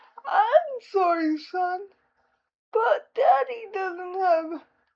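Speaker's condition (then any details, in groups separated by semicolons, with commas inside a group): Cerebral palsy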